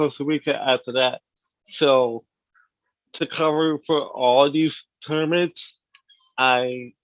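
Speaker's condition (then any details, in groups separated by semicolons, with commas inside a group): Cerebral palsy; from birth, lower limbs affected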